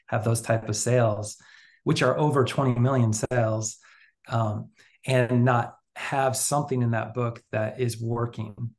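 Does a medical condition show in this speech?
No.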